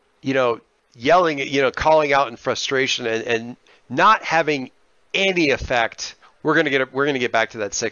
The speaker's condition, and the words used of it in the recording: None; typical speech.